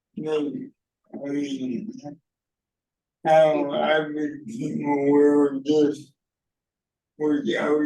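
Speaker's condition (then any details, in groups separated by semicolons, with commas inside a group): Cerebral palsy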